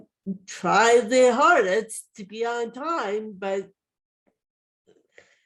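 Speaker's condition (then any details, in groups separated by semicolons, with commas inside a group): Cerebral palsy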